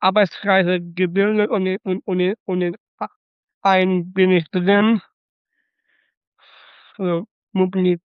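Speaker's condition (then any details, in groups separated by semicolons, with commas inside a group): Down syndrome (Trisomie 21); congenital trisomy 21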